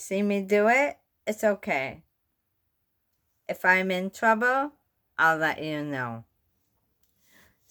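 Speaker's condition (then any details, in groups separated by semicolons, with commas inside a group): Bulbar ALS; bulbar onset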